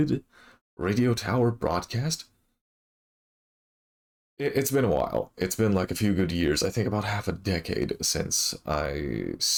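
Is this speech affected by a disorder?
No.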